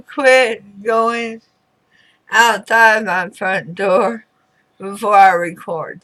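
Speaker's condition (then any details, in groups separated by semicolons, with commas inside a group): Throat cancer radiation damage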